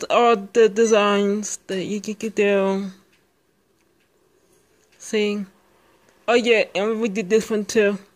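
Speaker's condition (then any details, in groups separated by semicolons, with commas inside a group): Speech impairment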